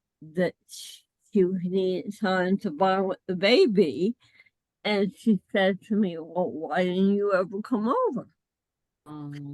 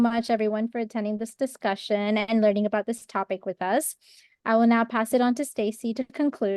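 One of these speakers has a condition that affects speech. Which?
The first: cerebral palsy; mainly small motor coordination.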